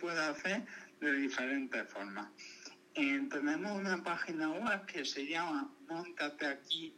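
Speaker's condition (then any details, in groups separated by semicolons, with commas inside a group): Cerebral palsy; lifelong physical motor disability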